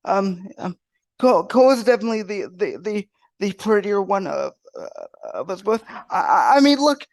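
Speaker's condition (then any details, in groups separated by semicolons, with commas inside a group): Cerebral palsy; wheelchair user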